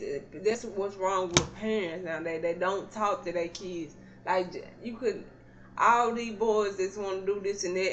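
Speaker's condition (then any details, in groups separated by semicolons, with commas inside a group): Cerebral palsy; not paralyzed, can stand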